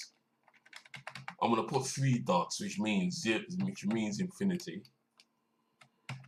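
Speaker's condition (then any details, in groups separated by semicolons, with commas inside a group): No condition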